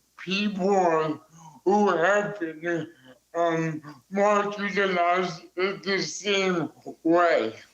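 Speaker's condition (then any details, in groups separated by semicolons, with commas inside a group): Cerebral palsy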